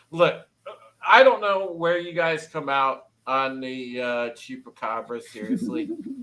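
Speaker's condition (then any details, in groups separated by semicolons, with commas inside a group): No condition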